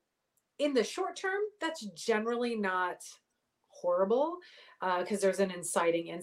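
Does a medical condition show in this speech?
No.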